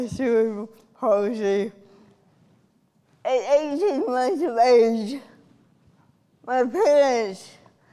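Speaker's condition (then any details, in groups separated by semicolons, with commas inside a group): Cerebral palsy; from birth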